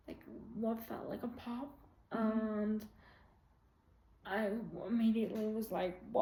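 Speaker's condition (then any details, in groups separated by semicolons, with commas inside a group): Quadriplegic cerebral palsy; quadriplegic, most severe type, involuntary movements, asymmetric; many medications, severe spasms, hand tremors; weak cough, difficulty clearing chest, nebulisers after surgery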